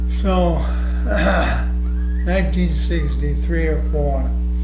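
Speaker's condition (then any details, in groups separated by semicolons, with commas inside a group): ALS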